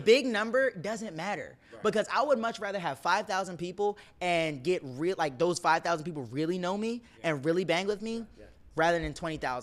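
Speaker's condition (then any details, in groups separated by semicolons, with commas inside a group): No condition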